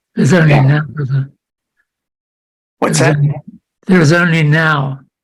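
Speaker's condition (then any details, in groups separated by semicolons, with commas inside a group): Parkinson's disease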